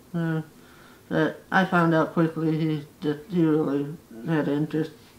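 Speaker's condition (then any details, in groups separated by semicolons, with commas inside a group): Facial paralysis; unclear speech, somewhat like stuttering but not stuttering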